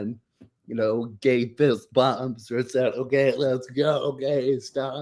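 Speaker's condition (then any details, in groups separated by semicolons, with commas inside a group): Muscular dystrophy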